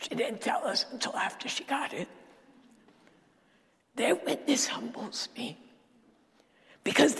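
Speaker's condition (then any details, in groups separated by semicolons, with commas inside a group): Dysphonia; not a sore throat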